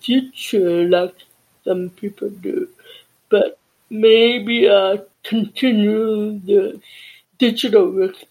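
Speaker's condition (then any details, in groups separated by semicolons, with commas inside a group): Deafness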